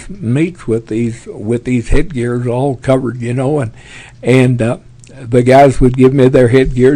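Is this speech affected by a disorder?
Yes: Parkinson's; tremors as early symptom.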